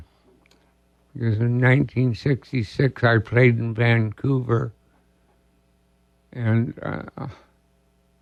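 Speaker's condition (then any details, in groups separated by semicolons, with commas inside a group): ALS; diagnosed about two years ago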